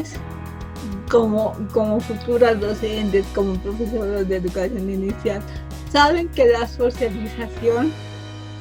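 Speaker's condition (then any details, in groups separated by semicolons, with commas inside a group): Cerebral palsy from birth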